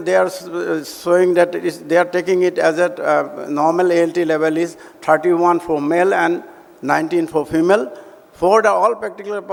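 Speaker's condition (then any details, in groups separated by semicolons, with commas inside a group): No condition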